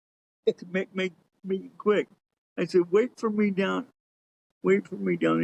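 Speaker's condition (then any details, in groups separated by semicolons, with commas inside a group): Cerebral palsy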